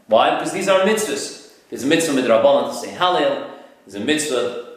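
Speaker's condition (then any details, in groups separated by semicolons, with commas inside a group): No condition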